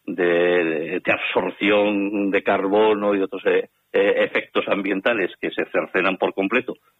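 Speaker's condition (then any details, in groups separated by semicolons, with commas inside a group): No condition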